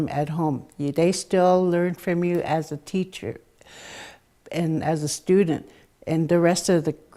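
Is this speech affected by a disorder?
No.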